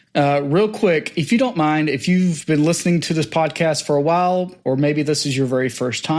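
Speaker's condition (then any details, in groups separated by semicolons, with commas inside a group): No condition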